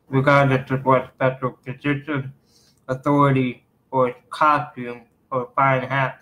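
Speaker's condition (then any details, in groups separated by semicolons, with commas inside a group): Cerebral palsy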